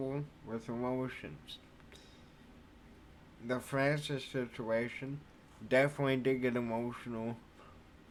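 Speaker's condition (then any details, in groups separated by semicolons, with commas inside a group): Cerebral palsy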